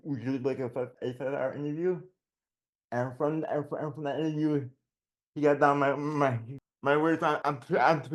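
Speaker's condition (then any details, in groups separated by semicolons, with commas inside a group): Generalized dystonia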